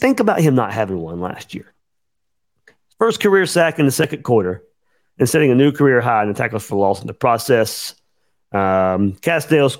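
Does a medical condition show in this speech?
No.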